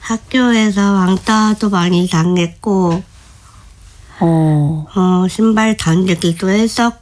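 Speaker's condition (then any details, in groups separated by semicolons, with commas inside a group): Down syndrome; body shape changes ended ballet; speaks very well, communicates smoothly, disability barely noticeable, needed detailed concrete explanations from director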